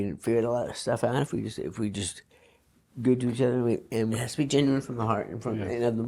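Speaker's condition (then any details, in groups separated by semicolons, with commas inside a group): Parkinson's disease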